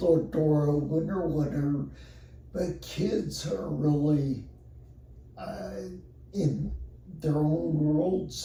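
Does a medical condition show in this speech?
Yes: spinocerebellar ataxia; onset double vision.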